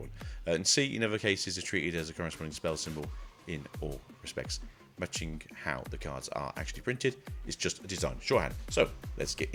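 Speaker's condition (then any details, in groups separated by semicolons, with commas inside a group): No condition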